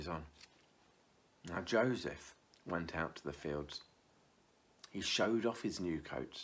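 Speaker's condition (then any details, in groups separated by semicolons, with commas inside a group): No condition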